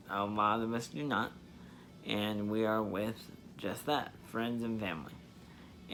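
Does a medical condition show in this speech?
Yes: spastic diplegia cerebral palsy.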